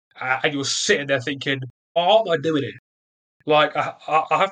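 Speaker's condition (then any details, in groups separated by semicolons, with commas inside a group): Stutter; stutters during interview, ignores disfluencies and keeps talking, media presence trained as main focus; repeated sounds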